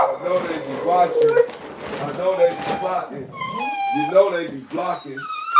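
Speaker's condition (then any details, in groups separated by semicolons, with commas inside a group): No condition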